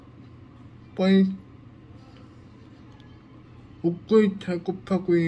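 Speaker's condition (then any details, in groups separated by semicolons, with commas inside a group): Cerebral palsy; brain lesion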